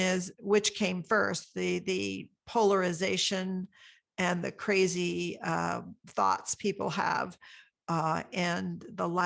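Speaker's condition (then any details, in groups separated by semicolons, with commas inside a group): No condition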